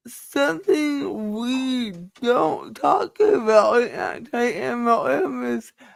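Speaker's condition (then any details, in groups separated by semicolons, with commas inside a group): Cerebral palsy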